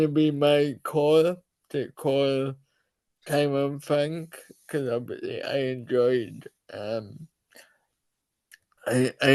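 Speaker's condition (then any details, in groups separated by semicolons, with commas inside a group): Cerebral palsy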